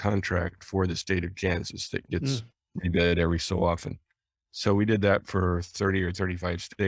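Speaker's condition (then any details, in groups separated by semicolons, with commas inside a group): No condition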